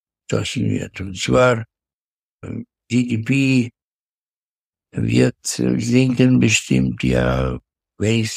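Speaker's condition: Parkinson's disease; forgets words mid-sentence

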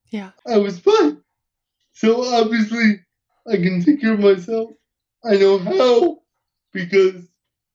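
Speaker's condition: Cerebral palsy; hearing intact

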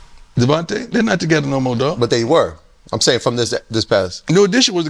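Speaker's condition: No condition

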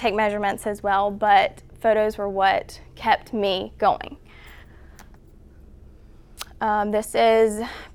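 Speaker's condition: No condition

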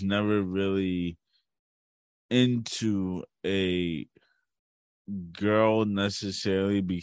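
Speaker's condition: Cerebral palsy; since birth

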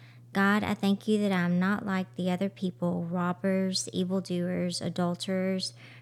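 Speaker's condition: No condition

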